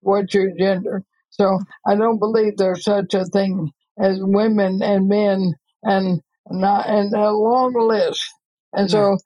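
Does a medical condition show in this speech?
Yes: ALS; neurodegenerative disease affecting the muscles, estimated little over a year to live; gets out of breath easily, gasping while speaking.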